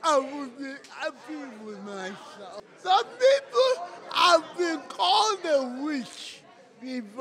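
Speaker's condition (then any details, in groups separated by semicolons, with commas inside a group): Cerebral palsy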